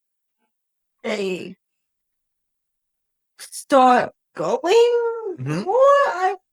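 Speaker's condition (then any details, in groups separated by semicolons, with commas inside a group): Cerebral palsy; wheelchair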